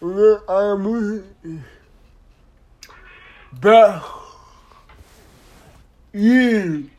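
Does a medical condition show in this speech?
Yes: disability affecting speech; speech not clear.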